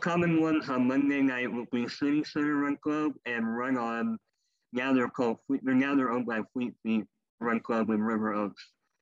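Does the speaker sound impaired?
Yes: cleft lip and palate; congenital, rare genetic birth disorder, couple dozen operations in first months, elective leg amputations, former wheelchair user; speech impediment from cleft lip and palate.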